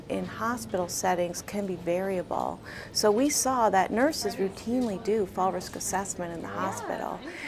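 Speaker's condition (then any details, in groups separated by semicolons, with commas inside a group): No condition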